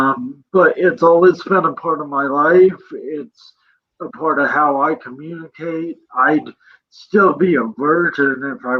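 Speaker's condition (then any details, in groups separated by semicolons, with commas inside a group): Cerebral palsy; present from birth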